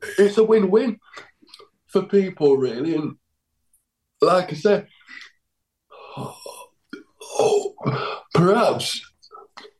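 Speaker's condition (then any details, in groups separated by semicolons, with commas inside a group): Cerebral palsy; needs help getting up and dressing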